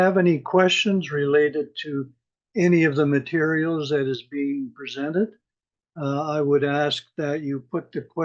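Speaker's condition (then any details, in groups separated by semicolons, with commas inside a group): No condition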